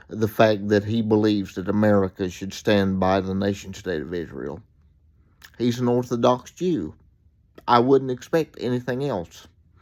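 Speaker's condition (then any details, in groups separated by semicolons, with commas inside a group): Cerebral palsy; reports speaking clearly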